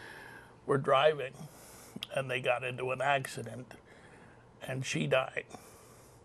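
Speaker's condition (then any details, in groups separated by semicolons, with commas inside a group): Cerebral palsy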